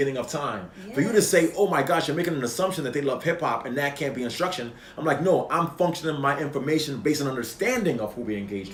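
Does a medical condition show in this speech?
No.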